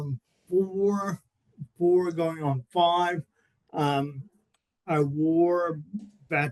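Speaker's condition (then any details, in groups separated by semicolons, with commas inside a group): Cerebral palsy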